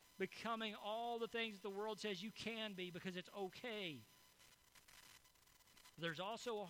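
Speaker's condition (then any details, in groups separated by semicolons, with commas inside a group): No condition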